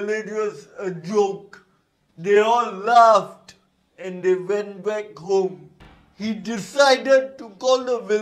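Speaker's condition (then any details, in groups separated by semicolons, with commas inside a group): Cerebral palsy; present from birth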